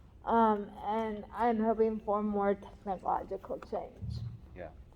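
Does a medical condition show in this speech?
Yes: cerebral palsy.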